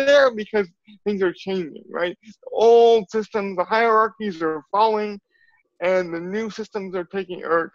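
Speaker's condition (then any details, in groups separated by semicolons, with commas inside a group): Cerebral palsy; from birth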